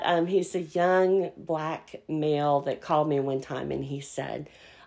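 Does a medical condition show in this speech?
Yes: cleft palate; congenital, palate surgery at 9 months, Arkansas plastic surgeon, frequent ear infections, multiple ear tube surgeries; soft palate strengthening exercises from speech pathologist mother, no bony palate, speech learned differently.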